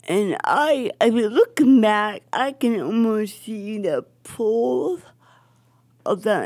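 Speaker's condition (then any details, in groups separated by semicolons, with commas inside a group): Cerebral palsy; affects speech, wheelchair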